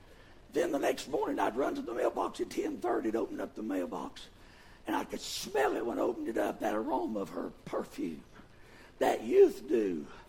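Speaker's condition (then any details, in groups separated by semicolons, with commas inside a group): Vocal fold paralysis, bilateral; speaks with false vocal folds; voice worse than before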